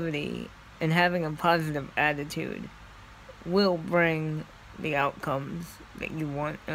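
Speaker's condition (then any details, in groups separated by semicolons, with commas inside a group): Cerebral palsy; scoliosis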